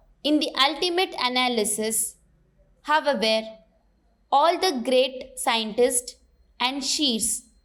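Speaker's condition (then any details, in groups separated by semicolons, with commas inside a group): No condition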